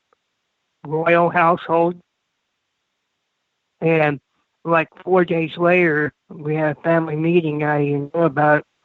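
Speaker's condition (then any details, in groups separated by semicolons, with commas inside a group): Cerebral palsy; hip trouble, tightness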